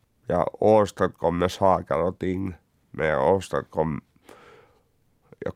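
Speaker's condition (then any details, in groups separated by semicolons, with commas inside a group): Cerebral palsy; congenital, born two months premature at 1.69 kg, electric wheelchair user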